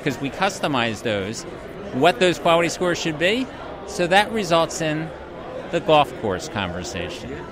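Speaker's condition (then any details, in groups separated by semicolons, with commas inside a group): No condition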